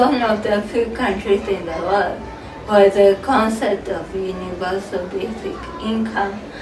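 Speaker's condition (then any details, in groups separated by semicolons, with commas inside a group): Cerebral palsy; from birth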